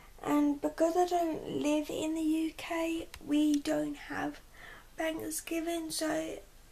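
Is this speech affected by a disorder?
Yes: cerebral palsy.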